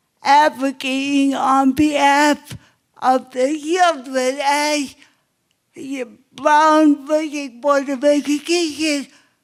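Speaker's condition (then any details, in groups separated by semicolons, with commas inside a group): Cerebral palsy; obvious speech impairment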